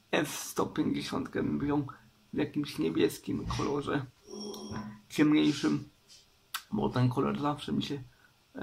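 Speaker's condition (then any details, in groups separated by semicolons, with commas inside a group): Cerebral palsy; uses wheelchair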